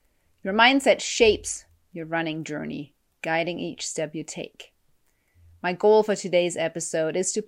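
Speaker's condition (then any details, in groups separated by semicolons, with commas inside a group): No condition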